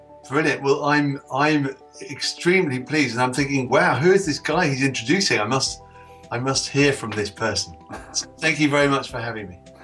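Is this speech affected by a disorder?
No.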